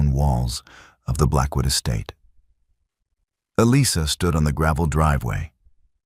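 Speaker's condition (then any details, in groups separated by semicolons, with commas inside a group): No condition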